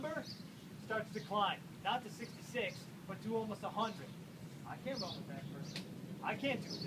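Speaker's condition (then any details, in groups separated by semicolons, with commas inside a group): No condition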